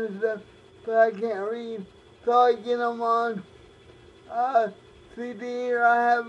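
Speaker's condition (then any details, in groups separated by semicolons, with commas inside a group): Cerebral palsy, spastic, mild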